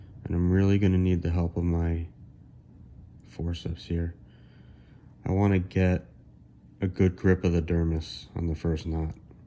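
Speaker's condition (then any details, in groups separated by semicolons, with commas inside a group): No condition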